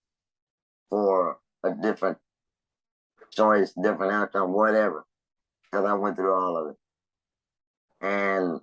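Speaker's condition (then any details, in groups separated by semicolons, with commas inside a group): Laryngectomy; laryngectomy for cancer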